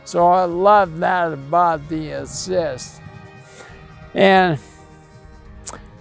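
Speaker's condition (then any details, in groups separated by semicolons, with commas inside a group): Primary lateral sclerosis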